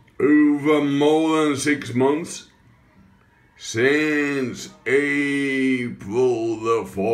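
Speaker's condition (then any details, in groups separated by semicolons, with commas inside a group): Acquired brain injury, ataxia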